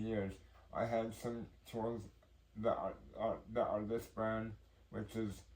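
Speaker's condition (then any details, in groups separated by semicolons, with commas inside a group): Cerebral palsy; tends to mess up words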